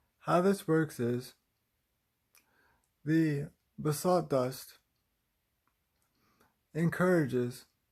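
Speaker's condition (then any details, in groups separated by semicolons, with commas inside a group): Cerebral palsy, spastic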